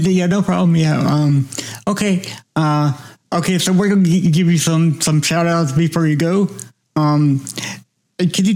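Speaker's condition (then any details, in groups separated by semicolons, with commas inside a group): Cerebral palsy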